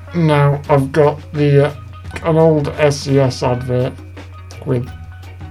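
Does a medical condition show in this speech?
Yes: Duchenne muscular dystrophy; diagnosed at age 5, about 23 years ago.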